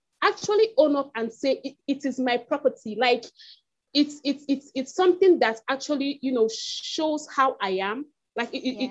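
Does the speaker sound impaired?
Yes: stutter; developmental stutter since age two, all six siblings stutter, great-grand-uncle stuttered severely, parents fluent; breaks when speaking, stammers in all settings, school, friends, church; here repeated words.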